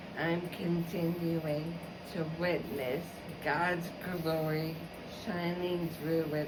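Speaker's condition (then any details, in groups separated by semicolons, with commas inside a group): ALS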